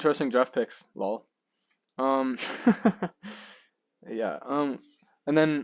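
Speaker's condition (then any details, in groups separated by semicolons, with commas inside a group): No condition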